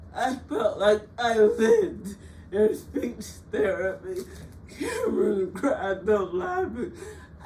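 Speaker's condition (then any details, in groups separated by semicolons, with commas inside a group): Cerebral palsy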